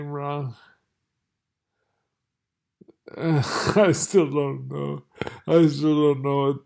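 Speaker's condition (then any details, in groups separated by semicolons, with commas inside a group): Multiple sclerosis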